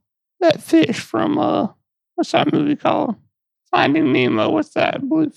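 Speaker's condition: Duchenne muscular dystrophy; wheelchair

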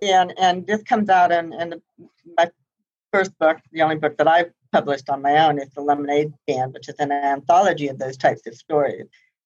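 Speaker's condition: Profound hearing loss, congenital, high-frequency

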